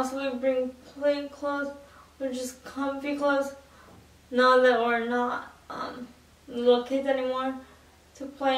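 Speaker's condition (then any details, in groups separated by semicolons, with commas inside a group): Cerebral palsy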